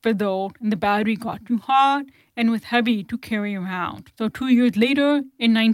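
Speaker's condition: Deafness; deafness since age four from meningitis, analog behind-the-ear hearing aids most of life; digital hearing aids, switched when analog replacement parts became unavailable

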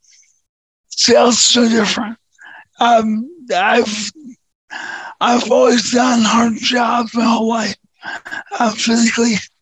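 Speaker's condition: Neurofibromatosis type 2; deaf one ear

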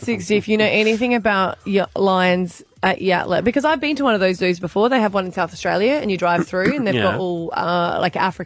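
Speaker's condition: No condition

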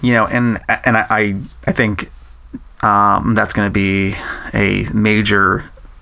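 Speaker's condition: Stuttering; stuttering since age 3, ongoing into adulthood; still stutters; stutters in varied ways, repeats phrases, blocks, phone calls challenging; repeated words, blocks

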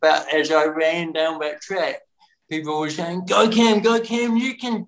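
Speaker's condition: Cerebral palsy; birth-related cause

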